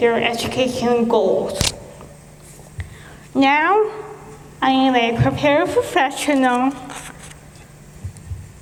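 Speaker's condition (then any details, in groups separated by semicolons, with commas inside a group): Cerebral palsy; speech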